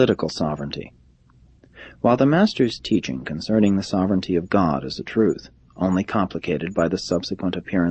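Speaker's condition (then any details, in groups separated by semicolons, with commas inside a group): No condition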